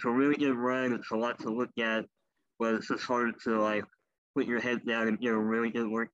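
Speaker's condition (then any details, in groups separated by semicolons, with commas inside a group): Cleft lip and palate; congenital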